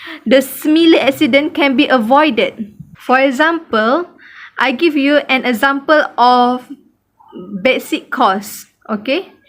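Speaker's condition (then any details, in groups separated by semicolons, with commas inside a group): No condition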